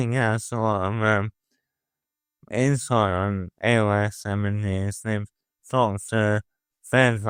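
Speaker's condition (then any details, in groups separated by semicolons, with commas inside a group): Motor neuron disease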